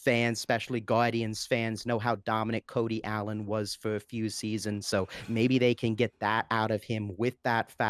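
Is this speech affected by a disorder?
No.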